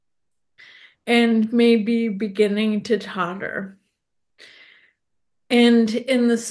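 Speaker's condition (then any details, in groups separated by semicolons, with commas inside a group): ALS; progressive neurological disease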